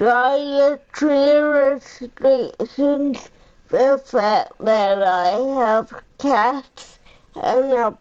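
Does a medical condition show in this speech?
Yes: cerebral palsy; uses a power chair; 45 years old.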